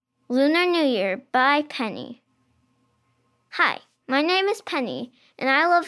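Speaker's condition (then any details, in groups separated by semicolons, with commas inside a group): No condition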